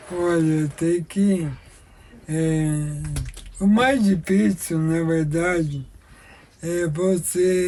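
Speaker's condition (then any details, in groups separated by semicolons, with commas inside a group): Amyotrophic lateral sclerosis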